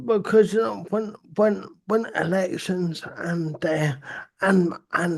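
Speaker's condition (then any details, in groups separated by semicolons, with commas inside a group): Cerebral palsy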